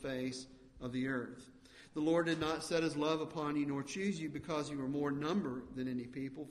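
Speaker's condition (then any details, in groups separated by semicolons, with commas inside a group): No condition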